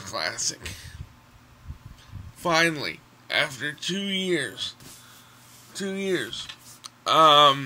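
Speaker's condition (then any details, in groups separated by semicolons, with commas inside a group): Cerebral palsy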